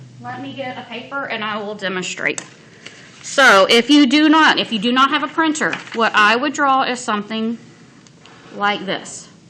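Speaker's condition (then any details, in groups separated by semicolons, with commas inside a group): No condition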